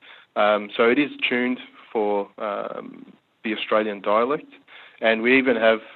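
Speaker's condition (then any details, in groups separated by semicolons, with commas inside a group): No condition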